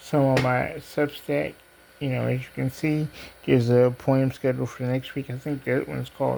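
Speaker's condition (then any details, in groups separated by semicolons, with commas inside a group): Cerebral palsy; diplegia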